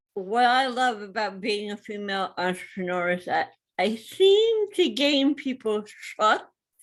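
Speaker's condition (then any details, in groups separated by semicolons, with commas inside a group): Cerebral palsy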